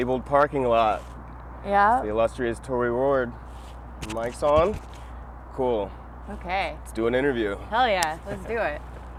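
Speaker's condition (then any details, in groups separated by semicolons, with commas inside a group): No condition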